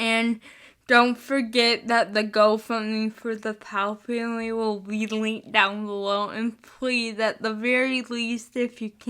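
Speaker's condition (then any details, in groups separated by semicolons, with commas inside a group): Spastic cerebral palsy, mixed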